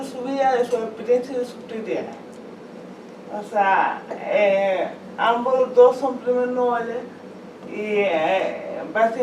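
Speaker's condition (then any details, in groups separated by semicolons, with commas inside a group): Cerebral palsy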